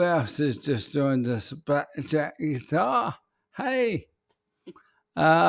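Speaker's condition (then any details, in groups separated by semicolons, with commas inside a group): ALS; peculiar voice, speech very difficult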